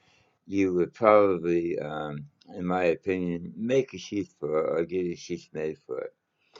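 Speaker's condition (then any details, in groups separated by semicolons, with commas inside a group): Mouth cancer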